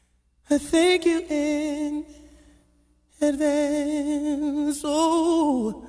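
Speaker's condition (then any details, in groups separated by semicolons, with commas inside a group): No condition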